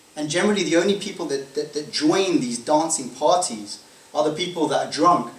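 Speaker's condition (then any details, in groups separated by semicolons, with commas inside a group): No condition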